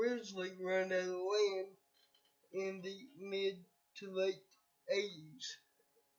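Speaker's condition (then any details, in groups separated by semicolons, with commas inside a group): Cerebral palsy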